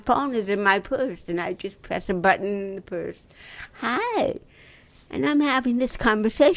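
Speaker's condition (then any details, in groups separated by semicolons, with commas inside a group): Cerebral palsy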